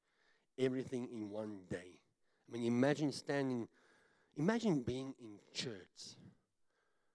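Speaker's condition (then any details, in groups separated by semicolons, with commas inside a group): Cleft palate; talks funny, self-described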